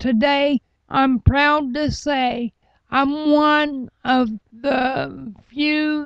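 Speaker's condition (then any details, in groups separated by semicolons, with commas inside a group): Cerebral palsy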